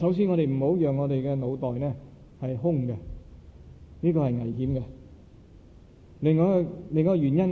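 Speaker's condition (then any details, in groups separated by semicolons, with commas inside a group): No condition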